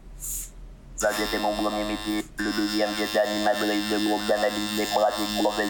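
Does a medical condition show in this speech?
Yes: total pharyngolaryngectomy; no natural voice, cannot shout or laugh, phone understood only by family, caregivers, lost in noise.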